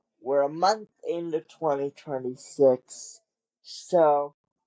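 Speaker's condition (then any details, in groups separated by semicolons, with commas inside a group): Cerebral palsy; wheelchair user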